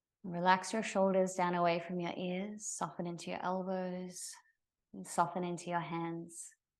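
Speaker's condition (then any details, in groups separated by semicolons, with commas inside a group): No condition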